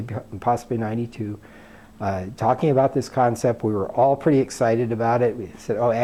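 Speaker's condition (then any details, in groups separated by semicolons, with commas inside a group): No condition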